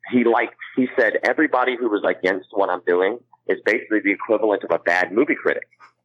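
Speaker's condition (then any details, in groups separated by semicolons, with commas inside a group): Cleft palate; congenital cleft palate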